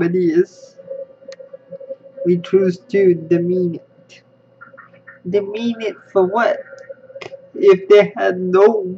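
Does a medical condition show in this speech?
Yes: spastic cerebral palsy.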